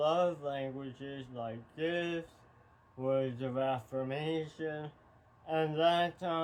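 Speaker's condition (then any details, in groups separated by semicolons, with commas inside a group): Tongue cancer surgery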